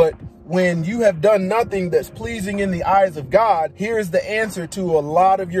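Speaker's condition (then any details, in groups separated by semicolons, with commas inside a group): No condition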